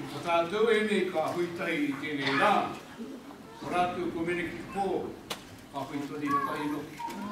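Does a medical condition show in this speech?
No.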